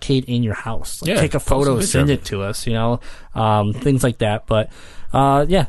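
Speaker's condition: Cleft palate; congenital

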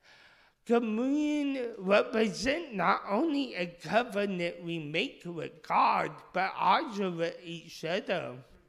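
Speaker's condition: Speech impediment; initially misdiagnosed

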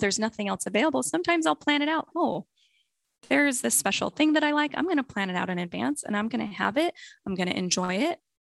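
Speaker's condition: No condition

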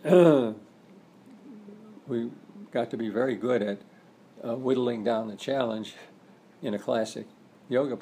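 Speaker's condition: Parkinson's disease; good posture

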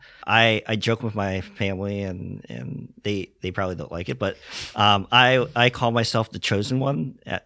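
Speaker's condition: Cleft lip and palate; congenital, present from birth in South Korea

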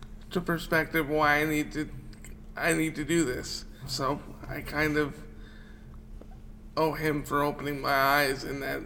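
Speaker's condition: Cerebral palsy; wheelchair user

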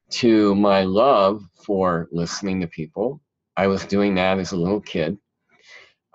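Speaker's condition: Cleft palate; cleft palate and cleft lip

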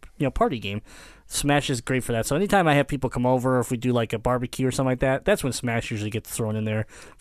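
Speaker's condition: Cleft palate; multiple surgeries in childhood, kept home from school while healing

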